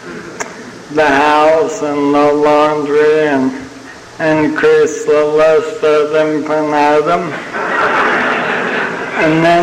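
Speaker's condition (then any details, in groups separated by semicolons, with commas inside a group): ALS (Lou Gehrig's disease); young onset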